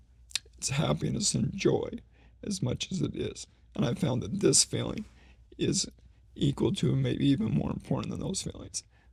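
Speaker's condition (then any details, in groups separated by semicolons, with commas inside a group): ALS; slowly progressing form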